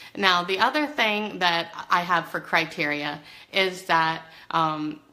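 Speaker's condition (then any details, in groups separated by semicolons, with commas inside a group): No condition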